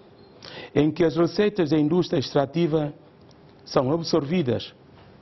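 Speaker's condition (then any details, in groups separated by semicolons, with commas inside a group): No condition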